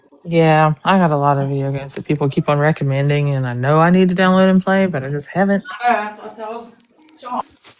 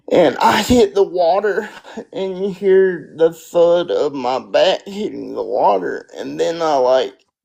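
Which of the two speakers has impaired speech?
The second: spastic quadriplegic cerebral palsy; spastic quadriplegic form, spinal surgery at age 6.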